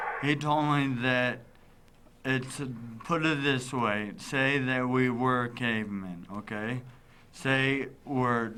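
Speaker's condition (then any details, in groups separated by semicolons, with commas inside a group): Traumatic brain injury; now talking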